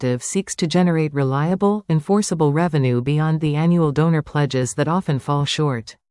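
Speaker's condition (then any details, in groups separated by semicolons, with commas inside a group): No condition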